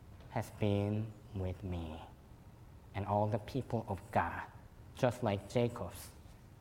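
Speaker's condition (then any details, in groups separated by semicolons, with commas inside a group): Cleft lip and palate; congenital cleft lip and palate, eleven operations and surgeries at early age; could not suck breast milk as newborn, fed formula and cow milk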